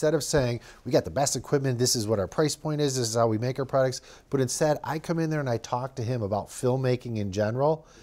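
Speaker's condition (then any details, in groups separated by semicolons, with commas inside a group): No condition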